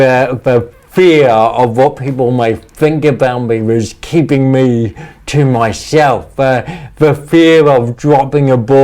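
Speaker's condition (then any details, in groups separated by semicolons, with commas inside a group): Cerebral palsy; speech impediment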